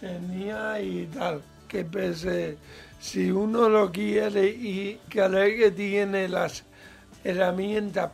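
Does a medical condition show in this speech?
Yes: cerebral palsy, mild.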